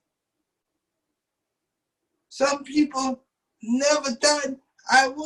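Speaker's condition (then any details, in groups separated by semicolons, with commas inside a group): Cerebral palsy; uses wheelchair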